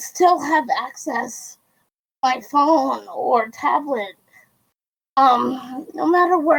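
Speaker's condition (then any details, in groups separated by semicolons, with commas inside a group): Cerebral palsy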